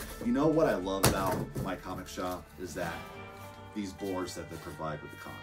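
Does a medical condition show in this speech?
No.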